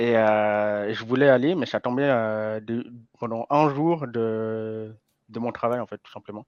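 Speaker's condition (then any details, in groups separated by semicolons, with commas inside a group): Hearing impairment from birth, congenital; lip reading since birth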